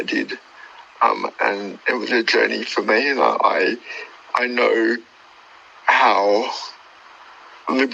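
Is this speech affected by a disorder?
Yes: cerebral palsy.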